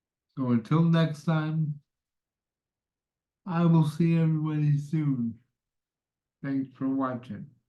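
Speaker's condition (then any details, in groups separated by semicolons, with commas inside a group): Cerebral palsy; reliable voice, uses voice control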